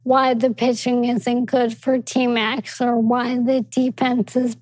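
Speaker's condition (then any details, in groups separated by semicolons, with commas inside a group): ALS; progressive degenerative muscle disease, leg symptom onset, diagnosed at 29 by Dr. Neil Schneider, Columbia; speech affected by ALS, noticeable on podcasts and shows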